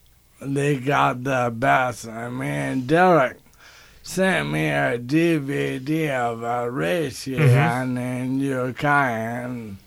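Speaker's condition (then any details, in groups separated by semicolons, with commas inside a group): ALS; speech impairment noticed before diagnosis, prompted doctor visit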